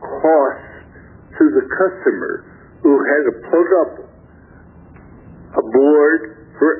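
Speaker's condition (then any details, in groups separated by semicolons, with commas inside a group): Stroke affecting throat muscles; then three more small strokes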